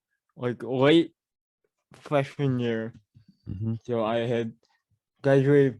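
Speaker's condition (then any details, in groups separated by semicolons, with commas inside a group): Cerebral palsy; mild speech impediment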